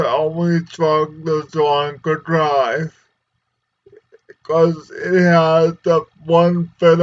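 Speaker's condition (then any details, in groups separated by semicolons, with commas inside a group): Cerebral palsy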